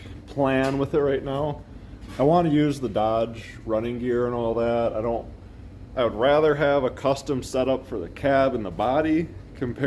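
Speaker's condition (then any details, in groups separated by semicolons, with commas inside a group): No condition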